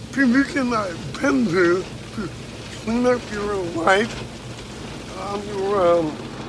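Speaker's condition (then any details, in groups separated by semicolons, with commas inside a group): Dystonia; very bad day, frequent bad days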